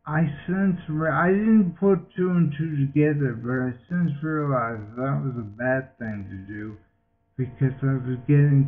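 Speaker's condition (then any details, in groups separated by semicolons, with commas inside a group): Multiple sclerosis; 20 years after diagnosis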